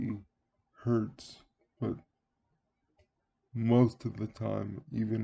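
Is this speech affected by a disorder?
Yes: cerebral palsy; speaks relatively well.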